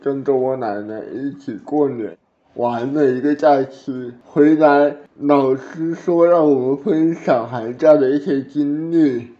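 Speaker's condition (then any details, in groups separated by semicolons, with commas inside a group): Cerebral palsy; some words unclear despite great effort to speak clearly, edited for fluency, childhood drooling from delayed saliva swallowing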